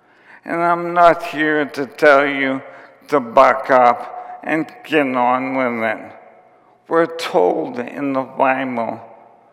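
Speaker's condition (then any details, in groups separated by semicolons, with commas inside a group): ALS; onset with tiredness and clumsiness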